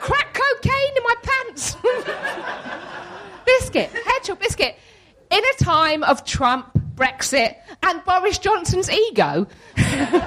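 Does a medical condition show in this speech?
Yes: Tourette's syndrome; neurological, involuntary movements and noises, daily seizure-like tic episodes, support worker helps during episodes; frequent vocal tics throughout talk, sausage, hedgehog, obscene phrases; involuntary vocal tics of repeated words and obscenities, episodes of complete loss of speech control.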